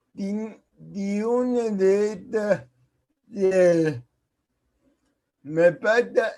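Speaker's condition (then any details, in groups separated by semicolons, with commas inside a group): Cerebral palsy; speaks as if with potato in mouth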